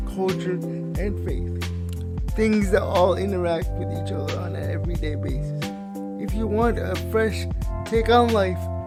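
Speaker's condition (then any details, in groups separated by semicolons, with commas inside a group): Cerebral palsy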